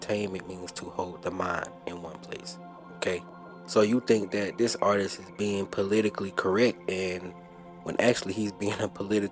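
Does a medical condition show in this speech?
No.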